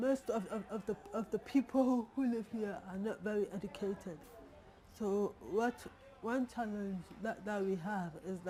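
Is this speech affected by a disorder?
Yes: cerebral palsy; brain damage from neonatal jaundice; physiotherapy twice weekly.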